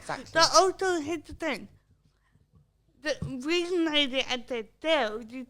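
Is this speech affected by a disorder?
Yes: cerebral palsy.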